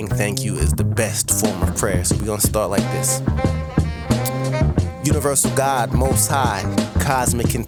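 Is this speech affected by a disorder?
No.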